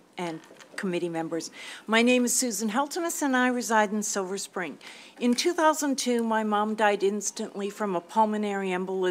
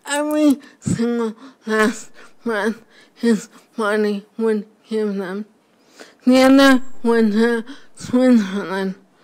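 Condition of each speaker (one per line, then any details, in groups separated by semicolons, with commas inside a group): No condition
Primary lateral sclerosis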